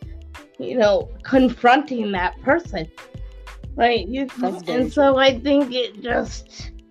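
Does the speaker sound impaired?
Yes: cerebral palsy; from birth, oxygen lack caused brain damage, quadriplegic, uses head or mouth, power chair, Puffin Bluetooth mouse; speaks, controls whole iPhone by iOS voice control, Google Android voice recognition understands better than iOS.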